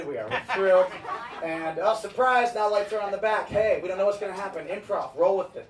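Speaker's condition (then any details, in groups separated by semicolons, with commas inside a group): No condition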